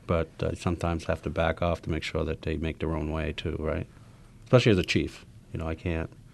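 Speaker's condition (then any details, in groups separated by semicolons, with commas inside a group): No condition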